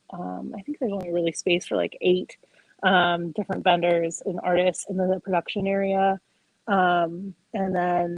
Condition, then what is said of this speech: No condition.